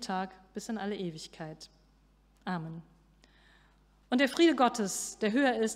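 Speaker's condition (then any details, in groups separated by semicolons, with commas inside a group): No condition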